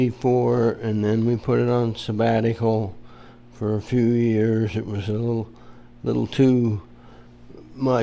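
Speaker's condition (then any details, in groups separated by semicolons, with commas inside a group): Parkinson's disease; managed, under control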